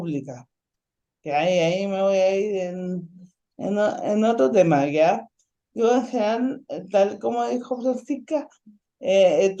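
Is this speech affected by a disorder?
Yes: ataxic cerebral palsy.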